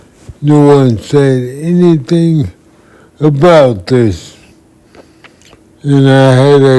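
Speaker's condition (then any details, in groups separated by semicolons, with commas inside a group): Multiple sclerosis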